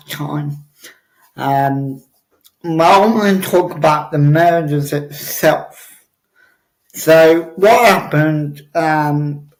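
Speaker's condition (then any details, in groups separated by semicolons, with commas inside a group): Cerebral palsy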